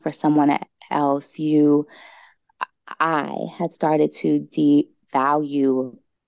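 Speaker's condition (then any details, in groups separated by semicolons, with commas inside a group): Stuttering; discloses stutter at start of conversations; blocks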